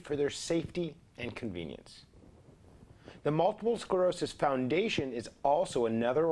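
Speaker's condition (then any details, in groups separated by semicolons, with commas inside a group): No condition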